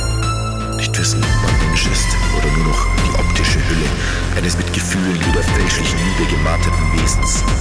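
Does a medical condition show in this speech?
No.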